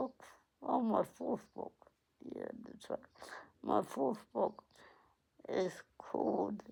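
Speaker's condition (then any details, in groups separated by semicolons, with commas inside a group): Cerebral palsy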